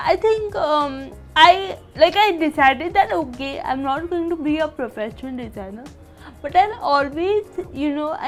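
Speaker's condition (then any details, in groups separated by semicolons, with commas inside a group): Cerebral palsy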